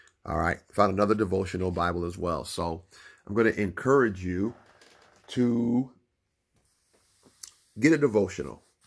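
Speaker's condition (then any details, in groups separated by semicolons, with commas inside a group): No condition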